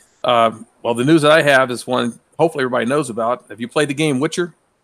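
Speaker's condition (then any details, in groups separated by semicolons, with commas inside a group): No condition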